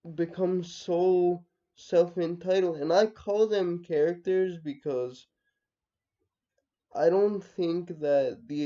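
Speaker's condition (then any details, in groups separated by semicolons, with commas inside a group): Cerebral palsy, mixed, mild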